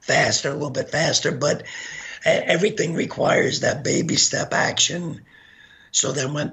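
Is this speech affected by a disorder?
Yes: gunshot injury to voice box; face bullet ripped esophagus.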